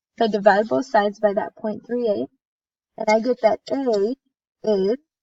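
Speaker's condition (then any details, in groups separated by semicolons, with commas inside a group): No condition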